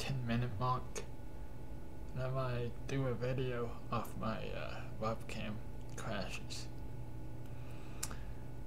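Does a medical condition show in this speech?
Yes: cerebral palsy.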